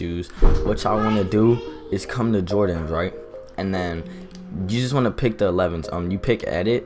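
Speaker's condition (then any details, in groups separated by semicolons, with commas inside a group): No condition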